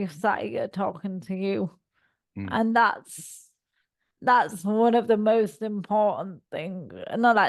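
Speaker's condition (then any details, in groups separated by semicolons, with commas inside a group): Cerebral palsy; speech sometimes slurred when tired or nervous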